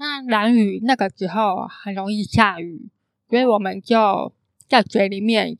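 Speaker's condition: Congenital hearing impairment; cannot hear clearly

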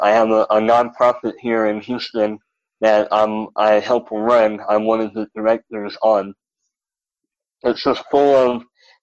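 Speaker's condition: Cleft lip and palate; over 20 operations by age 6

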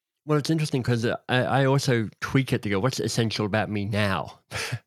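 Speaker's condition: Cleft lip and palate; speech impediment of sorts

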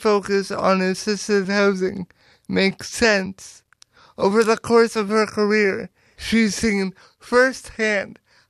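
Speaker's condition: Cerebral palsy; power wheelchair user

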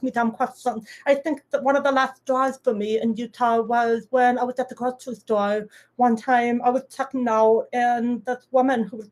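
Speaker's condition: Deafness, little d deaf, some residual hearing

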